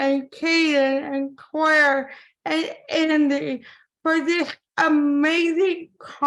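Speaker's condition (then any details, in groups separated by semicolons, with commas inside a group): Cerebral palsy; impaired speech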